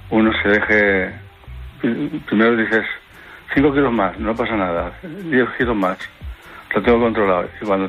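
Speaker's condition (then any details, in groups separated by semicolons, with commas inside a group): Parkinson's disease; on Parkinson's medication; medication may affect impulse control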